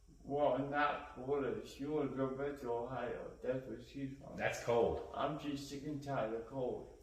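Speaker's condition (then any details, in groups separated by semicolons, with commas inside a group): Cerebral palsy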